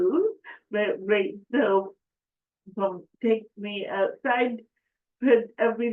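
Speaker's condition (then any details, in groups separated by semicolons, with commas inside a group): Cerebral palsy; affects speech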